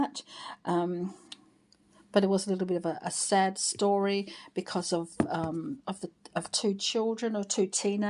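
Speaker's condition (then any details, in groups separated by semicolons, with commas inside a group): No condition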